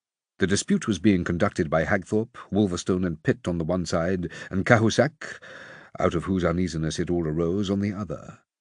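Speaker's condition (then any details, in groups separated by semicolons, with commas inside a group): No condition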